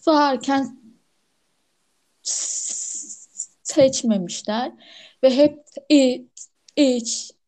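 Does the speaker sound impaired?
Yes: stuttering; stuttering since before choosing a career; stutters a lot at present; frequent sound and part-word repetitions, repeated initial syllables, filler sounds; here repeated sounds, prolonged sounds.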